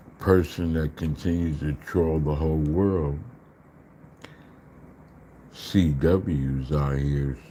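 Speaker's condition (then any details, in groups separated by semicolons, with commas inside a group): Slurred speech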